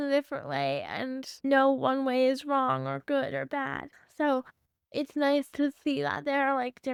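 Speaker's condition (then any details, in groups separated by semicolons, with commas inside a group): Cerebral palsy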